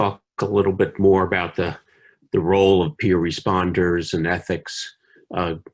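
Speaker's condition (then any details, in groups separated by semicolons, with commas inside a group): No condition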